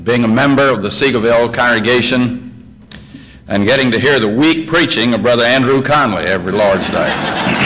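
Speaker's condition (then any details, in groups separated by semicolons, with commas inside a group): No condition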